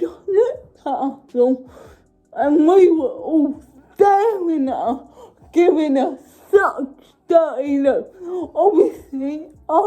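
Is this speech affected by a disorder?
Yes: cerebral palsy.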